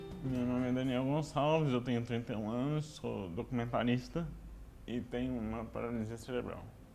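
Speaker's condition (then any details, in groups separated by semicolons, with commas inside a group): Cerebral palsy; affects motor coordination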